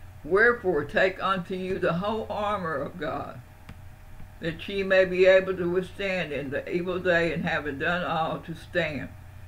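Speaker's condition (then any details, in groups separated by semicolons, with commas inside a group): Parkinson's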